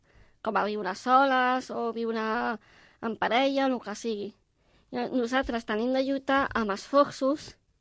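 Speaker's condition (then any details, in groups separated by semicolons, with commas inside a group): Down syndrome; four hours instead of one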